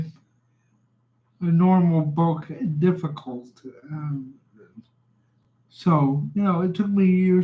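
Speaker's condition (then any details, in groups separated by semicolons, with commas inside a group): Cerebral palsy; reliable voice, uses voice control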